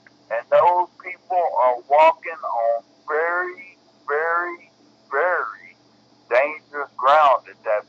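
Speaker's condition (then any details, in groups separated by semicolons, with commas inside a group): Cerebral palsy; bedbound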